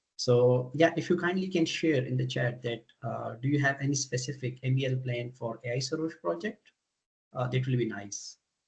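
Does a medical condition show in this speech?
No.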